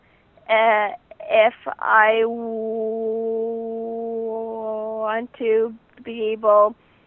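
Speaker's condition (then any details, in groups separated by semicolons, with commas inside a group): Stuttering; stuttering since beginning to talk, speech therapy with own speech therapist; needs extra time to speak, letters to teachers, friends avoid filling in words; repeated sounds, prolonged sounds, blocks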